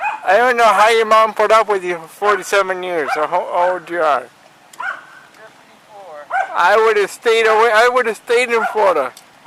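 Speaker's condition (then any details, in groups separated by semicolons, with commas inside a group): Cerebral palsy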